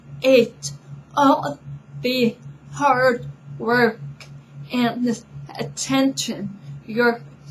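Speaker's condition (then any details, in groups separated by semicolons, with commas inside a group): Multiple sclerosis; 12 years since diagnosis, shaking for four years; speech affected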